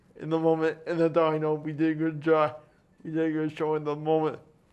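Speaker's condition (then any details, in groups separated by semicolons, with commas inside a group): Cerebral palsy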